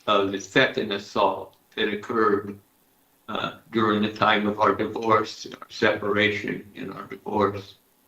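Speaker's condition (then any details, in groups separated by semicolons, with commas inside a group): Parkinson's disease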